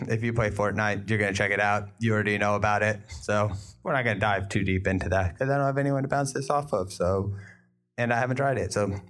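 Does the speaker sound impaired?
No.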